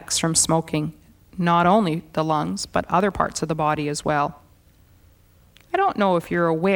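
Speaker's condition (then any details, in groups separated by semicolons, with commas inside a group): No condition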